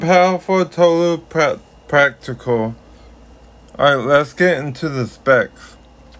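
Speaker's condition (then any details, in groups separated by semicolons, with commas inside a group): Ataxic cerebral palsy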